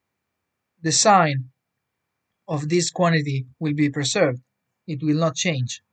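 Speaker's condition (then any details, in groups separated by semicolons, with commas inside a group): No condition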